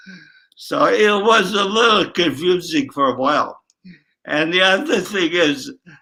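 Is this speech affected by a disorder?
Yes: traumatic brain injury, ataxic; tongue affected.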